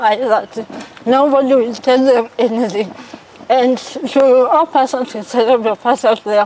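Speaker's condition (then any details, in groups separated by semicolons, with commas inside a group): Cerebral palsy; from birth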